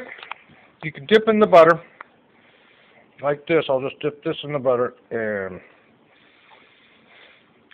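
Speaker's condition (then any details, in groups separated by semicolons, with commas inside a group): No condition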